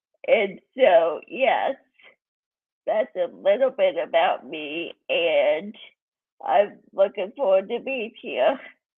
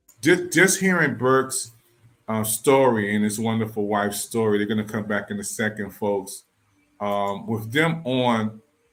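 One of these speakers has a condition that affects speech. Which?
The first: cerebral palsy.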